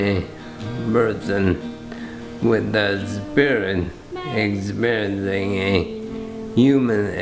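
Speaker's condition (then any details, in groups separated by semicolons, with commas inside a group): ALS; still mobile; affects speech and breathing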